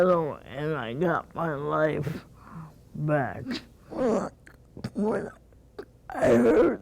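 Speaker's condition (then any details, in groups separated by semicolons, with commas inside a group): Cerebral palsy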